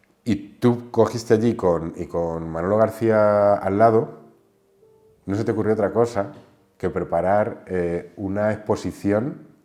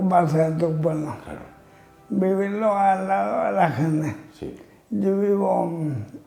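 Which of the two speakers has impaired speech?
The second: amyotrophic lateral sclerosis (ela); slow-progressing form; diagnosed eight and a half years ago, at 38.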